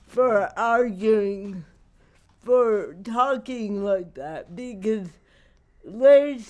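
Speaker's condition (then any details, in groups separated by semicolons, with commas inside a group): Cerebral palsy; not degenerative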